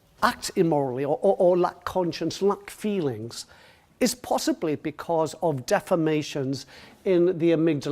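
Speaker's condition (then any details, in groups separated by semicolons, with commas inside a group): No condition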